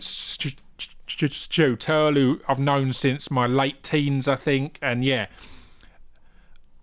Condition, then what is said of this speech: Stuttering. A podcast. I can't speak now. I'm meant to be a professional broadcaster.